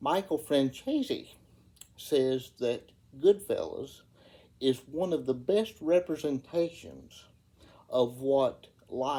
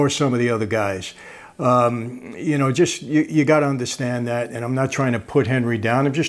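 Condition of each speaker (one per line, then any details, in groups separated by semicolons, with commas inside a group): Cerebral palsy; present from birth, uses wheelchair; reports speaking clearly
No condition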